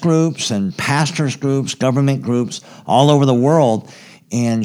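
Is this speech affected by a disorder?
Yes: cleft palate, severe; quiet as a child, stuttered when nervous.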